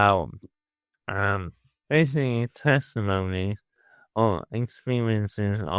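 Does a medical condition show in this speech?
Yes: motor neuron disease; voice affected, early slurring, nasal speech, hand weakness.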